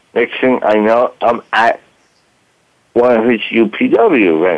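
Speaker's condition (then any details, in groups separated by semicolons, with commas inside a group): Voice box damage from tracheostomy; lasting physical voice challenge from damaged voice box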